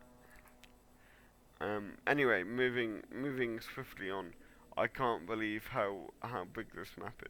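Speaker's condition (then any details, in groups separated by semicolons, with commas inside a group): Cerebral palsy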